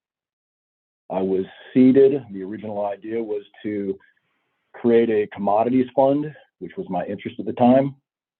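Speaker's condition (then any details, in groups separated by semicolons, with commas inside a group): No condition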